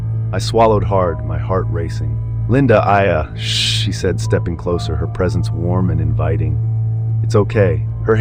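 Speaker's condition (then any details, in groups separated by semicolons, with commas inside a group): No condition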